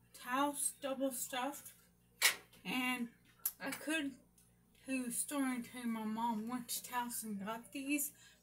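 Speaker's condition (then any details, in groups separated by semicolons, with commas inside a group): Brain injury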